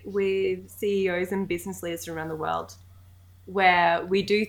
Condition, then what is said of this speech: No condition.